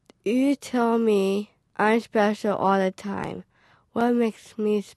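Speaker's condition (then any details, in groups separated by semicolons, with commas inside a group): Down syndrome; congenital, present from birth, diagnosis learned by parents after birth; 15 years old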